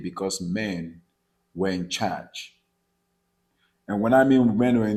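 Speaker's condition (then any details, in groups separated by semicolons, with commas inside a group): No condition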